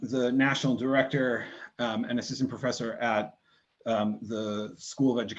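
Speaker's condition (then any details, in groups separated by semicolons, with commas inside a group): No condition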